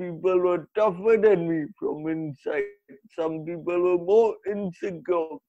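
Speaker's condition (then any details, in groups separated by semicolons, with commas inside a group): Cerebral palsy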